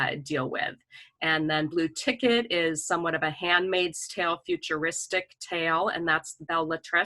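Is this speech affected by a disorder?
No.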